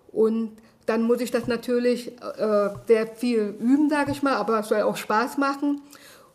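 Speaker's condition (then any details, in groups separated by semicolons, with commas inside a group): Deafness; interpreters or communication assistant in groups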